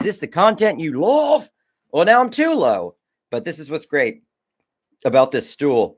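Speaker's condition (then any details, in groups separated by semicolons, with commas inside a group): No condition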